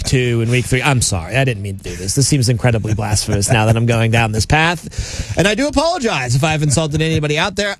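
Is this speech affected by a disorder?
No.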